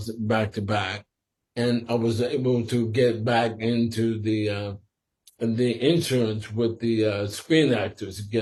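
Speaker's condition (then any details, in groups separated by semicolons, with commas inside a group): Sporadic ALS; must speak slower and carefully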